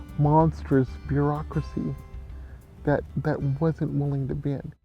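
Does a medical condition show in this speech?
Yes: cerebral palsy; from birth, full support getting up and showering.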